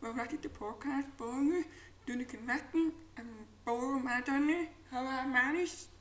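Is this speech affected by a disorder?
Yes: profound deafness; unsure whether speech clear enough to understand, captions provided for accessibility.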